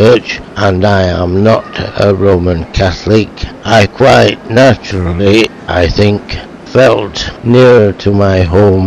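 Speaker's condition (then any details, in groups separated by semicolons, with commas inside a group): Motor neuron disease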